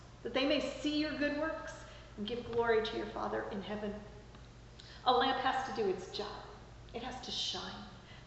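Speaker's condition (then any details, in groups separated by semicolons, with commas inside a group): No condition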